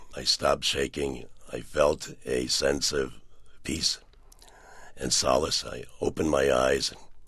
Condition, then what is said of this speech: Laryngectomy. I had a trach for a very long time, but my voice has improved.